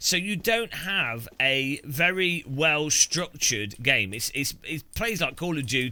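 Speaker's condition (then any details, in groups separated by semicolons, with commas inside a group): No condition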